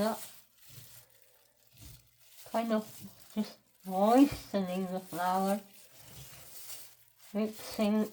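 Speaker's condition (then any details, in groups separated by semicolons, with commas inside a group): Head and neck cancer; tracheostomy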